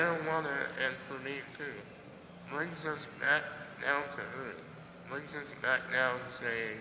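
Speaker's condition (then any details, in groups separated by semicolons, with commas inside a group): Muscular dystrophy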